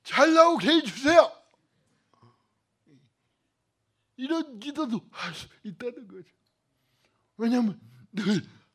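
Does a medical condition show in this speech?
Yes: cerebral palsy; bent body.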